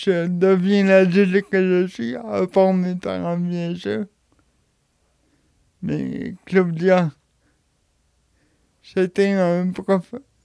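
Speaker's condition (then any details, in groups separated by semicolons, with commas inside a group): Cerebral palsy; age 31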